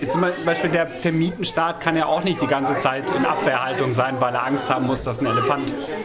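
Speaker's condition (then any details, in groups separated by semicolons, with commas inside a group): No condition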